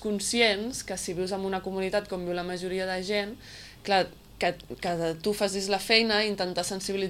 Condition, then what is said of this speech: No condition.